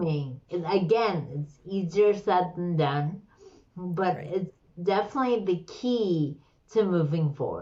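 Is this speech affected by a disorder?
Yes: slurred speech; slurred, stroke-like speech.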